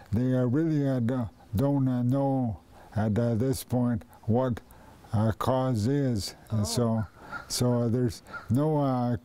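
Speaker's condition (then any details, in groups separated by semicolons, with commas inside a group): Primary lateral sclerosis; first diagnosed ALS, revised to PLS, slow progression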